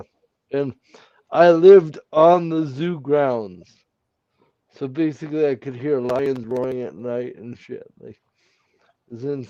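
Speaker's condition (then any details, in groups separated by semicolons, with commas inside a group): Cerebral palsy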